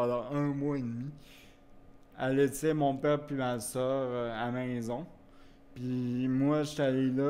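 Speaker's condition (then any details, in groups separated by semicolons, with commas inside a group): Cerebral palsy; wheelchair use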